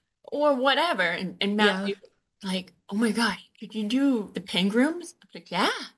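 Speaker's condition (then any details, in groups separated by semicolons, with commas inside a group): Usher syndrome, born deaf; retinitis pigmentosa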